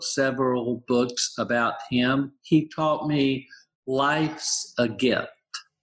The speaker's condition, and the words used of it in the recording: Aphasia. I have to think of it again, and many times I can't.